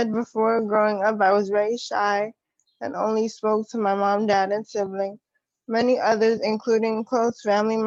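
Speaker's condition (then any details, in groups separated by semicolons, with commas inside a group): Cerebral palsy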